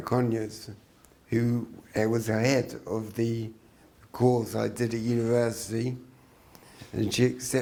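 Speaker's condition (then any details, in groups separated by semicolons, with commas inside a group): Traumatic brain injury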